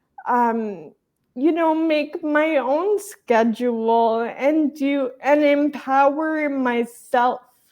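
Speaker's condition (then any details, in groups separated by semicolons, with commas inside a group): Traumatic brain injury; still slows things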